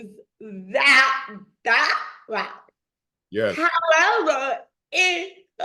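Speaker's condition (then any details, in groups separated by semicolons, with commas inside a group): Dystonia; affected walking; walking now near normal; voice emerged after therapy sessions, previously not talking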